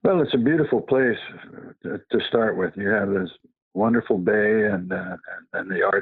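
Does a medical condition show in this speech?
Yes: Parkinson's; past cancer.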